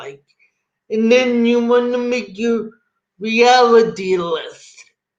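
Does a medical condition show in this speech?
Yes: cerebral palsy.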